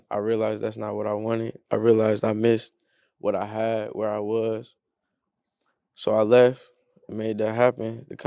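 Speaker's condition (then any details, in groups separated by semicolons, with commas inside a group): No condition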